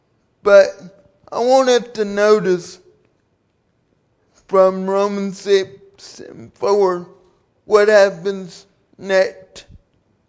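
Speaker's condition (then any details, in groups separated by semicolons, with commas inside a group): Cerebral palsy; 37 years since onset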